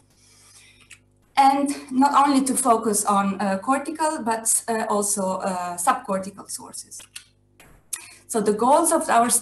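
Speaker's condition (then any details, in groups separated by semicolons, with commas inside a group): No condition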